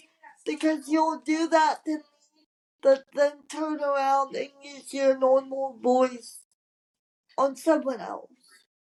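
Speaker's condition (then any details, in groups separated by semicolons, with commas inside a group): Cerebral palsy; from birth, wheelchair user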